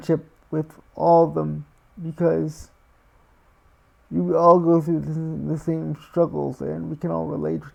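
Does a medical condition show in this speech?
Yes: cerebral palsy.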